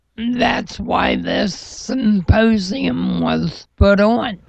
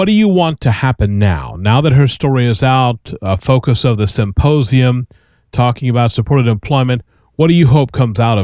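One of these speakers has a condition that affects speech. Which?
The first: cerebral palsy.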